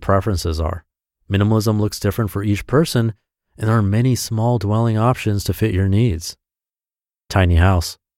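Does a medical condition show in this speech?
No.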